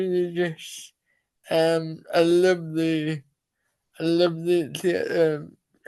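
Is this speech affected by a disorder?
Yes: cerebral palsy.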